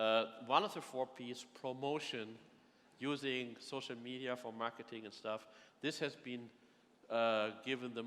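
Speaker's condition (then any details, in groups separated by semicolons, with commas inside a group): No condition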